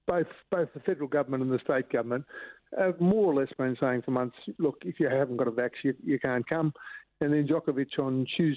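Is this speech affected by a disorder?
No.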